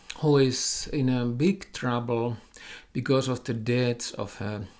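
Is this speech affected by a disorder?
No.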